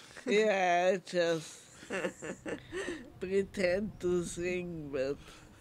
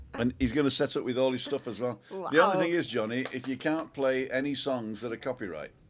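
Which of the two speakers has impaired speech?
The first: multiple sclerosis.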